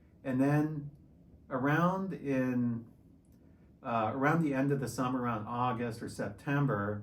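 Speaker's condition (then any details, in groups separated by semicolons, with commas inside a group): No condition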